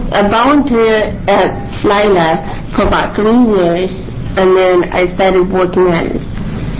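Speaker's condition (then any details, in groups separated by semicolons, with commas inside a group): Cerebral palsy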